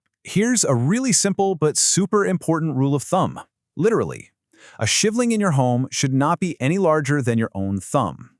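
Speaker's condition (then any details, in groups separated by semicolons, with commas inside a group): No condition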